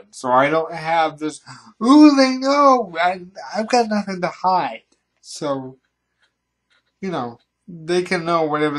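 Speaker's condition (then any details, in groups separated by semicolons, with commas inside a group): Cerebral palsy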